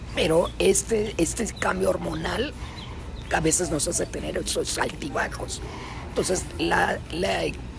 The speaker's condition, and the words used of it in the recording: Laryngectomy. Esa voz sexy que ustedes le escuchan, ya se preguntarán por qué.